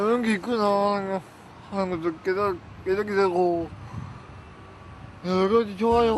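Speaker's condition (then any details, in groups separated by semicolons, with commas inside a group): Grade 1 brain lesion disability, severe; grade 1 brain lesion, joints cannot move freely; grade 1, dresses independently, slow movements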